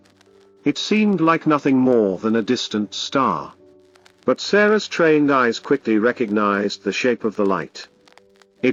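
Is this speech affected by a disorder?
No.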